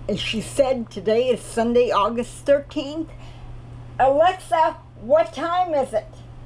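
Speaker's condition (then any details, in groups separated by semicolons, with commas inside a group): Cerebral palsy; cannot walk, crawls to get around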